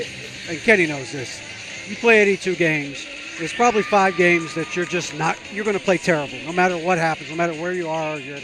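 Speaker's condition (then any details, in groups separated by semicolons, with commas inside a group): No condition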